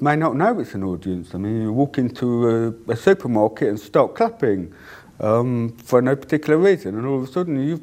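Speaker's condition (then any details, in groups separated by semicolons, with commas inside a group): Deafness; cannot hear own voice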